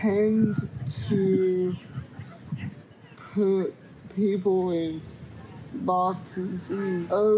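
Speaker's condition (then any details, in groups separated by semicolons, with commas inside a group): Cerebral palsy; cannot walk unaided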